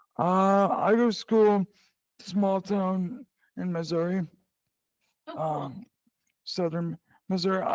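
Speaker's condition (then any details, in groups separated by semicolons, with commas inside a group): Cerebral palsy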